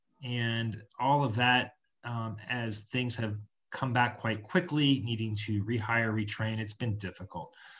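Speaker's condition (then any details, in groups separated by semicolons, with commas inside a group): No condition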